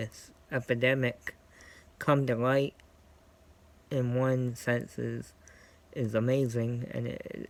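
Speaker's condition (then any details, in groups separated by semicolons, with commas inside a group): Cerebral palsy; scoliosis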